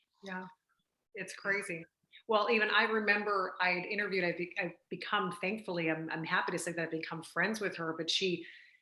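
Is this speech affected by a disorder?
No.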